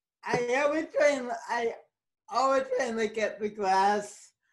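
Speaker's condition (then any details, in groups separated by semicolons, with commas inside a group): Cerebral palsy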